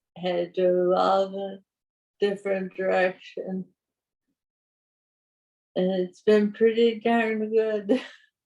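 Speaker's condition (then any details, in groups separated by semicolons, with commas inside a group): Parkinson's; voice weaker than before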